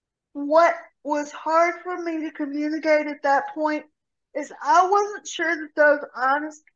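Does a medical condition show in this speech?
Yes: cerebral palsy; severe rotator cuff tear.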